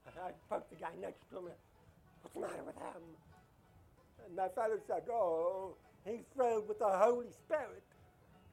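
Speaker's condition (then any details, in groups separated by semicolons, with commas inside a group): Deafness, acquired at age 5 from German measles; deaf since age five, caused by German measles, witch doctor put snake oil in ear in childhood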